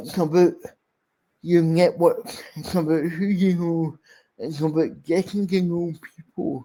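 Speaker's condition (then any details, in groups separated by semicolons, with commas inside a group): Cerebral palsy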